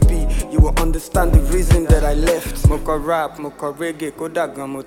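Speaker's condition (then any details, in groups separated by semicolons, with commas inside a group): No condition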